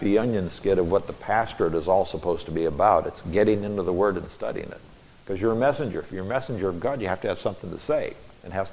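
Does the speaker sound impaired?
No.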